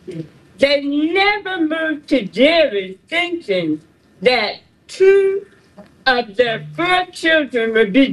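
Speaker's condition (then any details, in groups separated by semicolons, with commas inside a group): Partial glossectomy; stage 3 tongue cancer, part of tongue removed in surgery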